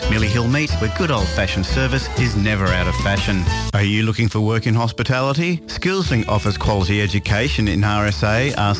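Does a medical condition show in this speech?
No.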